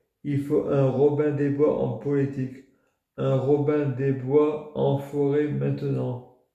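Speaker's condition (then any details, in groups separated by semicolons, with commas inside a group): Multiple sclerosis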